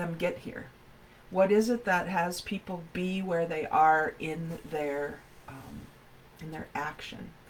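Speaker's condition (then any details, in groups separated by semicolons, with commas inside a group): No condition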